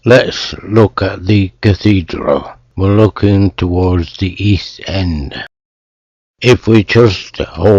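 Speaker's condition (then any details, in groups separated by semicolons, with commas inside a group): Motor neuron disease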